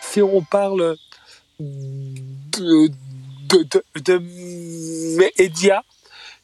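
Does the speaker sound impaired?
Yes: stuttering; stutter identified at age four, first misdiagnosed as Tourette syndrome by psychiatrist in Québec; stuttering in stand-up clip, voice deliberately left unedited; here repeated sounds, prolonged sounds, blocks.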